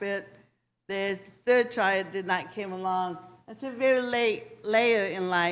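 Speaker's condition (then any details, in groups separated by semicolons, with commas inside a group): Cerebral palsy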